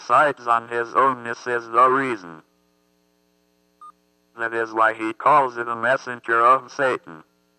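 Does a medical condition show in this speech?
Yes: athetoid cerebral palsy; birth oxygen loss over an hour, motor brain injury, constant muscle movement, thumb surgery; couldn't express self first 6 years, family couldn't understand, speech therapist Judy, communication box.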